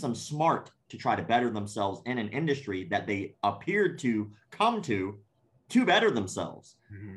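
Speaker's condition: Cleft palate; congenital cleft palate

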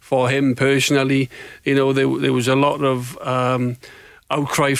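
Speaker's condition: No condition

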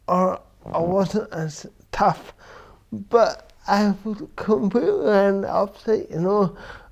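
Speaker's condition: Cerebral palsy; from birth; affects verbal speech

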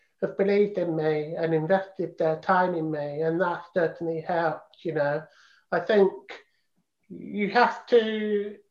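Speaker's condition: Profound deafness; congenital

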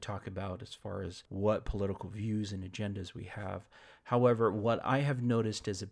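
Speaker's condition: No condition

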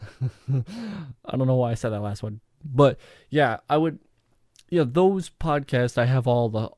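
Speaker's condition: No condition

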